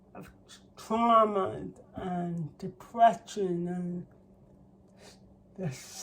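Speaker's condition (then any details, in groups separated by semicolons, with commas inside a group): Cerebral palsy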